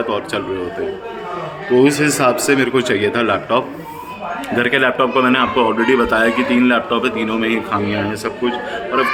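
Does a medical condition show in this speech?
No.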